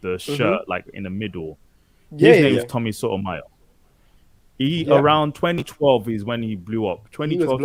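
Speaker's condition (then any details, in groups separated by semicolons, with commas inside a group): No condition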